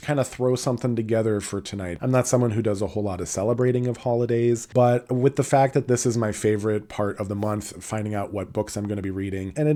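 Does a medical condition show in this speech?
No.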